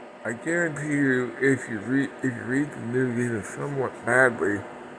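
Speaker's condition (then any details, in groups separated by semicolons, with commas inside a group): Parkinson's; speech impediment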